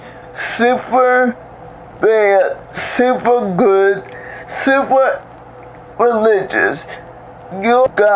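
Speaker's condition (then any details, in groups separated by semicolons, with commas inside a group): Cerebral palsy; most of life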